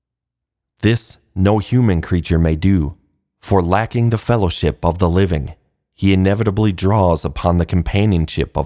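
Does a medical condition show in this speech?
No.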